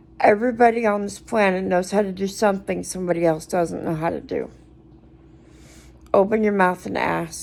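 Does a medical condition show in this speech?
Yes: cerebral palsy; speech noticeably atypical.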